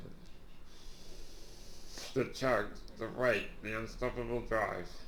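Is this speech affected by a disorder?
Yes: Duchenne muscular dystrophy.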